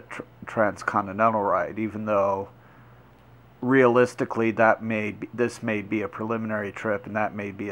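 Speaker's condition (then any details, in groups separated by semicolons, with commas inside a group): No condition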